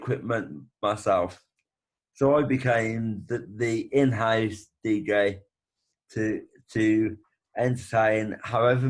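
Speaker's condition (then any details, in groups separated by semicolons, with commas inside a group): Brain bleed with facial paralysis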